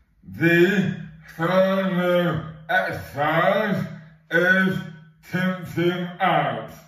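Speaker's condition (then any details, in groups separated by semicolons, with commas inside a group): Dystonia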